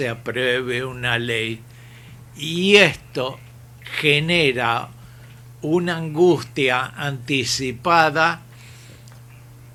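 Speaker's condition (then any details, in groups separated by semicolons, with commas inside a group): ALS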